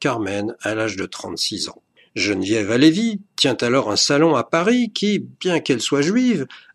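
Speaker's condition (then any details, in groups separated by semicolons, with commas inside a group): No condition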